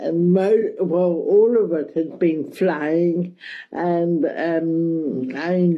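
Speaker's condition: Cerebral palsy; mild, balance slightly affected, hand control affected, walks, requests wheelchair assistance at airports; speech mildly affected

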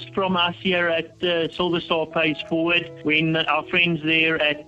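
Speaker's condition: No condition

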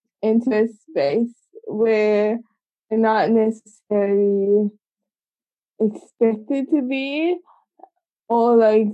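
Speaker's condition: Cerebral palsy; congenital

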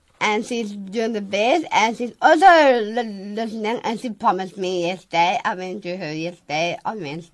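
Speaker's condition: Down syndrome; from birth, confirmed 3 days after birth, heart hole closed spontaneously at age 2; speaks a lot slower, learns and moves slower

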